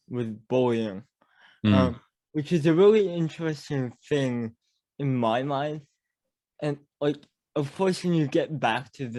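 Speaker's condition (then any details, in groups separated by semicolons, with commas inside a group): Cerebral palsy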